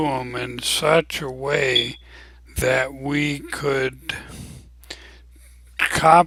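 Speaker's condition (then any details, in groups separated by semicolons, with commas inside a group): ALS; abnormally slow voice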